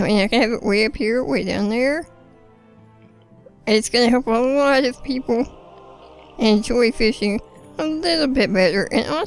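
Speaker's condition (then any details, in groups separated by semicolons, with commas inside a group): Spinal muscular atrophy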